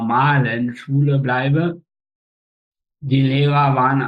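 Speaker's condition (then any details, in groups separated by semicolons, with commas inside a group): Spastic tetraparesis, spastic quadriplegia; speech control difficulties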